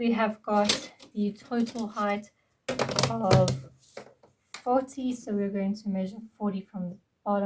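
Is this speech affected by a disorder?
No.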